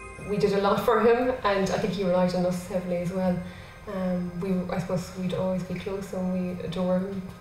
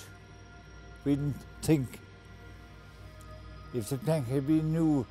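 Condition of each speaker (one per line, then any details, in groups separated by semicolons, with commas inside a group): No condition
Head injury from fall; workplace fall; after workplace accident; speech lost then returned, not as good as before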